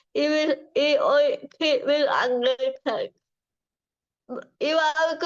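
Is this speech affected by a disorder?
Yes: cerebral palsy; from birth.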